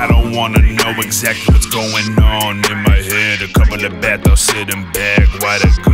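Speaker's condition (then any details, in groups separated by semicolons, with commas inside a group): No condition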